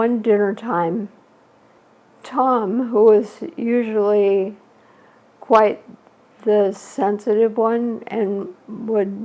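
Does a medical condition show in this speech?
Yes: ALS; shortly after diagnosis.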